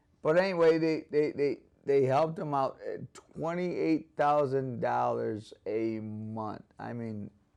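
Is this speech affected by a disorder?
Yes: ALS.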